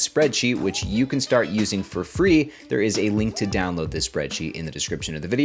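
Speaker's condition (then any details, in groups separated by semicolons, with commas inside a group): No condition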